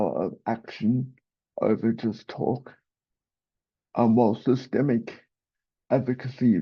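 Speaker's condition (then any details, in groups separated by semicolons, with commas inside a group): Cerebral palsy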